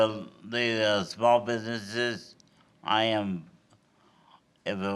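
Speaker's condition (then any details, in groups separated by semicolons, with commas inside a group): Cerebral palsy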